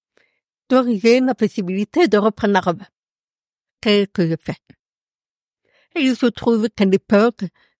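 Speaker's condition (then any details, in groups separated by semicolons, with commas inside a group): Profound congenital deafness; accent from deafness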